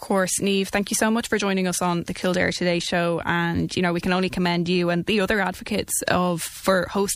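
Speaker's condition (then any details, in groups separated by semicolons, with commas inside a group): No condition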